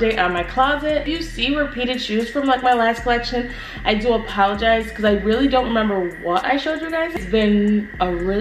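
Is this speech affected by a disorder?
No.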